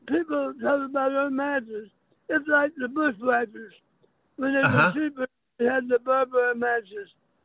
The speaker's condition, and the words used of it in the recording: Throat cancer. Therefore, there has been a lot of impact on his throat, on his speech.